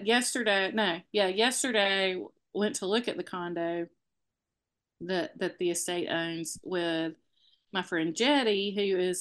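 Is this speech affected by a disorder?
No.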